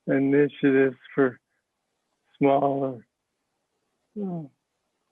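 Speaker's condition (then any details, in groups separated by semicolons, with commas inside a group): Parkinson's disease; speech sounds like mush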